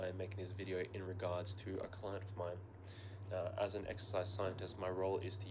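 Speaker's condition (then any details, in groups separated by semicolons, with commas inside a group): No condition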